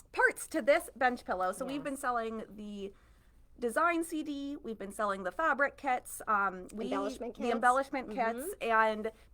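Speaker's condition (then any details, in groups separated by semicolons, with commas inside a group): No condition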